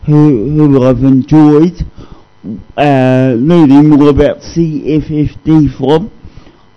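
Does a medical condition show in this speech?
Yes: cerebral palsy; discovered at age 2.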